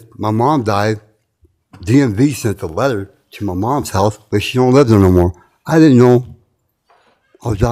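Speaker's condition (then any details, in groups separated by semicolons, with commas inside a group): Tardive dyskinesia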